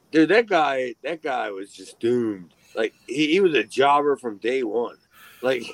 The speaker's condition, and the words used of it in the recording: No condition.